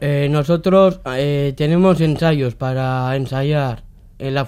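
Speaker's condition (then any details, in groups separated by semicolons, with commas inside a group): Down syndrome; genetic condition, extra chromosome in pair 21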